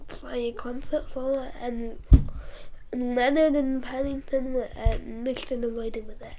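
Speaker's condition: Cerebral palsy; parents worried about breathing with severe COVID; age 11, COVID infection day one to two, double vaccinated, feeling unwell

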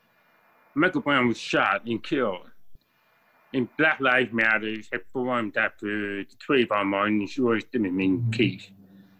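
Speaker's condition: Deafness, born deaf

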